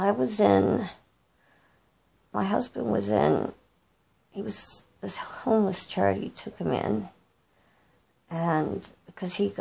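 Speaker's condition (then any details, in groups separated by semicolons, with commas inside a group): Cerebral palsy; present from birth, arthritic hips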